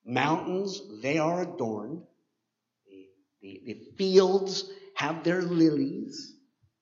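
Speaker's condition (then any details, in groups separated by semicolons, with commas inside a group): Cleft palate; congenital cleft palate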